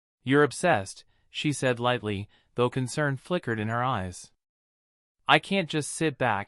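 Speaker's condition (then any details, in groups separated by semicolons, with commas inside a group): No condition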